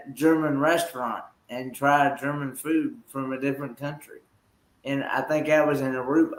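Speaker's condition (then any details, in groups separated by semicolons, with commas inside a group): Cerebral palsy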